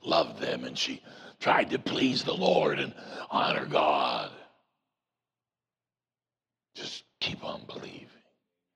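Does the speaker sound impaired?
Yes: voice box removal needed; 35 treatments over about seven weeks.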